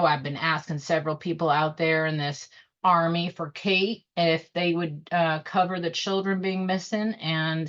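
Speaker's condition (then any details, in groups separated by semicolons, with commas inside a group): No condition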